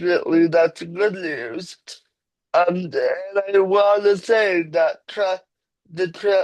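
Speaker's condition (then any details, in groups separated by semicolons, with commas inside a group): Cerebral palsy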